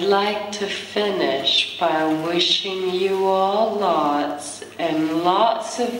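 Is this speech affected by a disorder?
Yes: cerebral palsy; diagnosed at age one.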